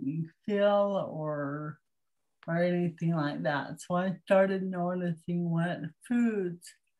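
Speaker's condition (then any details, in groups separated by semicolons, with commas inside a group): Cerebral palsy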